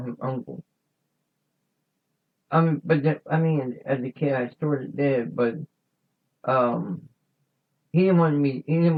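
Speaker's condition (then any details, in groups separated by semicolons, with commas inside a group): Cerebral palsy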